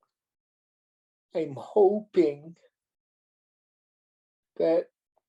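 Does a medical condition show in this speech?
Yes: cerebral palsy; premature birth.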